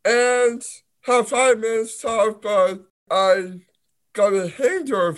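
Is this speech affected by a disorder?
Yes: Down syndrome; ear surgeries.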